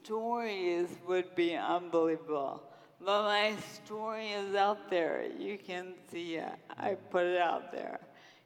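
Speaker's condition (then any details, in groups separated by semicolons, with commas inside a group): Friedreich's ataxia; uses wheelchair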